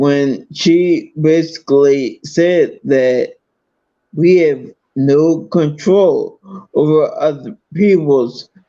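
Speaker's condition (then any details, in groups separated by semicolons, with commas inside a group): Multiple sclerosis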